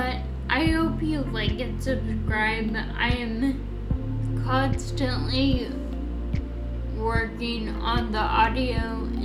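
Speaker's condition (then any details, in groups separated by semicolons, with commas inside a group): Friedreich's ataxia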